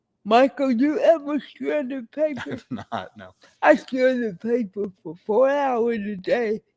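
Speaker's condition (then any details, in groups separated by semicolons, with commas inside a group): Cerebral palsy; affects legs, hands and speech; speech impairment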